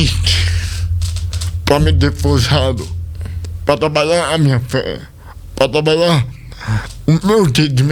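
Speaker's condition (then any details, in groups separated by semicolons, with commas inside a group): Cerebral palsy; speech not normal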